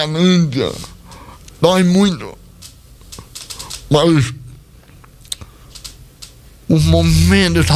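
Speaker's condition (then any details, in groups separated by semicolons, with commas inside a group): Cerebral palsy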